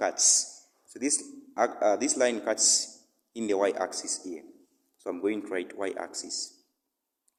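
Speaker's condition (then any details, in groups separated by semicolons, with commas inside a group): No condition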